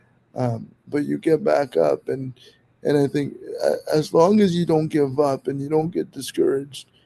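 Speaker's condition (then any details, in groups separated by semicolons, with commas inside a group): Cerebral palsy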